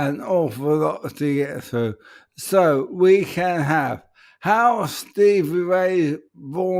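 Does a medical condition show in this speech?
Yes: ALS; voice may sound peculiar.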